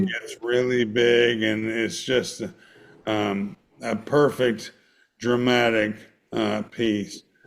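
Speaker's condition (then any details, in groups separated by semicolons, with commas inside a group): ALS; motor neuron disease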